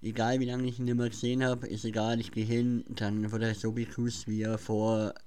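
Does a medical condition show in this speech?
Yes: cleft palate; cleft palate present since childhood, speech impediment; listeners messaged that he cannot be understood, mimicked and mocked when reading aloud at school.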